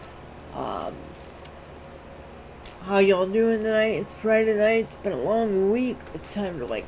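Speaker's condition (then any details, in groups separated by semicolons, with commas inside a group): Cerebral palsy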